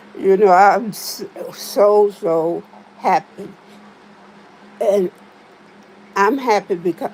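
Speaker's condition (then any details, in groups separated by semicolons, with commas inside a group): Spinal neurosarcoidosis; previously ventilated in ICU, then could not feed or groom; some trouble speaking after ICU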